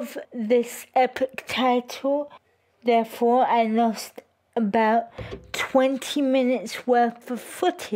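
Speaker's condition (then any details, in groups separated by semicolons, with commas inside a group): Cerebral palsy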